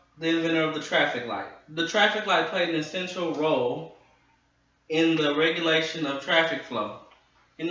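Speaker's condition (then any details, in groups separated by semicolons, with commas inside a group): No condition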